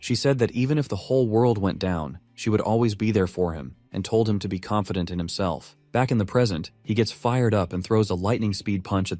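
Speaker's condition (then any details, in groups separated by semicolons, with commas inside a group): No condition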